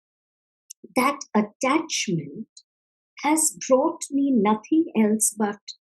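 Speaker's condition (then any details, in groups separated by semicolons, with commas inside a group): No condition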